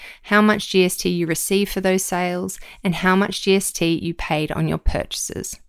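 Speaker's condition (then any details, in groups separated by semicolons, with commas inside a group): No condition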